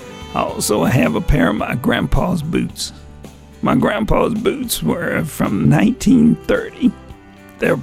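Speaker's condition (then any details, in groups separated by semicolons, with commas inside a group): Vocal dysphonia; voice lost 25 years ago, former country and western singer; talks differently because of vocal dysphonia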